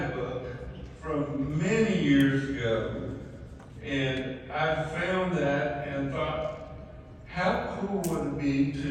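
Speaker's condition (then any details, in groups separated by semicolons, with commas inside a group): ALS; mainly right side and both legs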